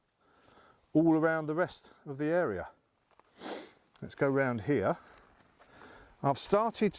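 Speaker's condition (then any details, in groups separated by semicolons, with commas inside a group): No condition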